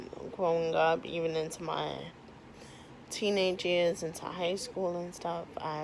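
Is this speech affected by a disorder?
Yes: cerebral palsy.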